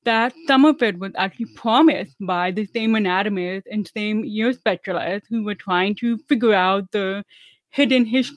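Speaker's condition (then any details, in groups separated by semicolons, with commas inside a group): Deafness; relearned speech through about ten years of speech therapy, often told speaks really well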